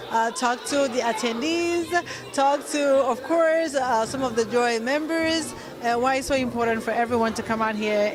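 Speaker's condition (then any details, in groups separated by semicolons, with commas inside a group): No condition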